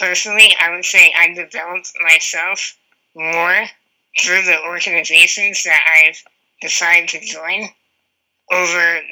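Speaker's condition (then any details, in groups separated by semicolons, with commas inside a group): Spinal muscular atrophy; type 2, wheelchair user, diagnosed around 19 after two negative genetic tests, laminectomy for Spinraza access; about 2 years since diagnosis, on Spinraza injections, severe symptoms after first injection, ICU stay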